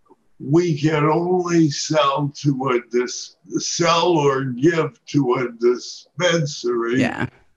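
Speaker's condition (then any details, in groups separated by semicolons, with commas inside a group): Parkinson's disease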